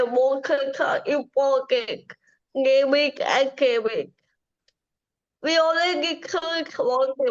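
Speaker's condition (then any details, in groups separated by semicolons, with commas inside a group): Cerebral palsy; from birth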